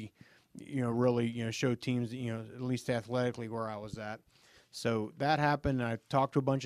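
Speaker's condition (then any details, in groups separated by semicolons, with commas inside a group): No condition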